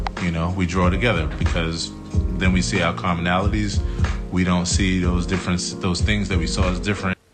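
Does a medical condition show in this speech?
No.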